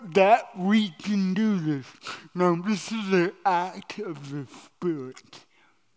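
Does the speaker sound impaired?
Yes: cerebral palsy.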